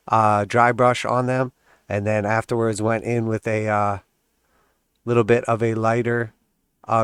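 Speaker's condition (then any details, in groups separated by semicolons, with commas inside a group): No condition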